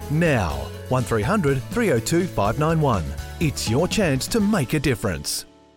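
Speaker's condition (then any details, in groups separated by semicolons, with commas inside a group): No condition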